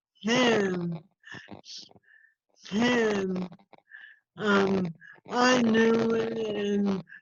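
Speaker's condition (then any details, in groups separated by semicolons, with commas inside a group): ALS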